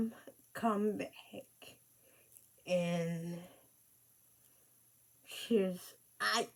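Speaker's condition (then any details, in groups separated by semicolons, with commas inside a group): Cerebral palsy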